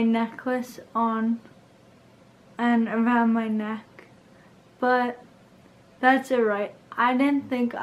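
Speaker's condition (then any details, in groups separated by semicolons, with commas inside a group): Cerebral palsy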